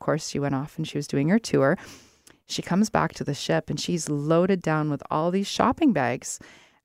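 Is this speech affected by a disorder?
No.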